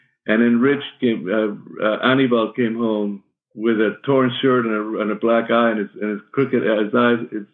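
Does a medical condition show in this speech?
Yes: Parkinson's; shaky voice, may stumble on words.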